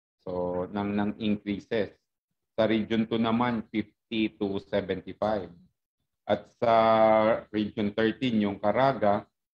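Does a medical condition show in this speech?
No.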